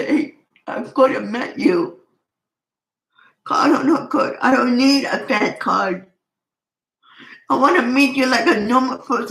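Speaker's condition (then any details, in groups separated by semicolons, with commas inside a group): Cerebral palsy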